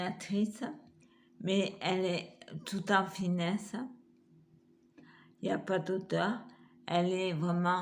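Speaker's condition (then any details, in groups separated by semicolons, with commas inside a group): Multiple sclerosis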